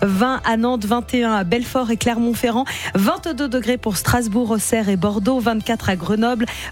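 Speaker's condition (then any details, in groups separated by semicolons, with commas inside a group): No condition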